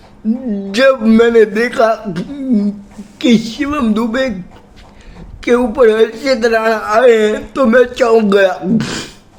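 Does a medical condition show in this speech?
Yes: cerebral palsy.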